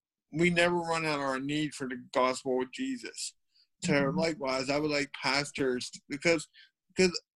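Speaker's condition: Cerebral palsy; cerebral palsy since birth

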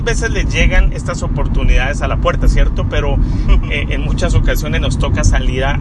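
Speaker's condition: No condition

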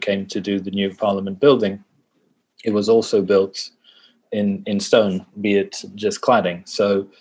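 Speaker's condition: No condition

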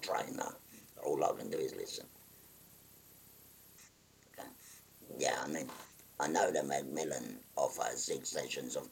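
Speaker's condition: Total laryngectomy; legs weak

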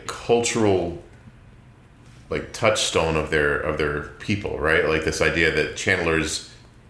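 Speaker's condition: No condition

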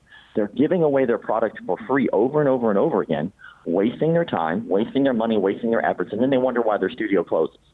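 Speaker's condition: Cleft palate; congenital

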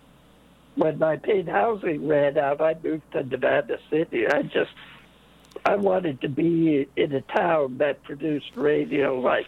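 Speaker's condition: Late-onset Pompe disease; onset age 5-6

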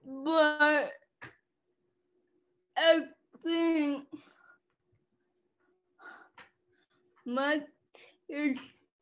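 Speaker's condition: Cerebral palsy; cerebral palsy since childhood

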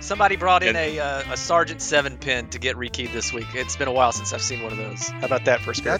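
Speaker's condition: No condition

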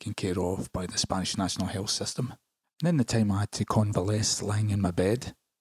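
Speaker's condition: No condition

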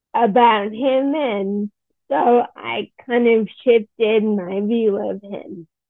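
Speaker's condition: Friedreich's ataxia; speech and swallowing issues

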